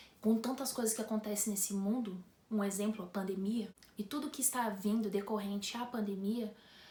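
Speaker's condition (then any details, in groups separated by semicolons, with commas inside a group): No condition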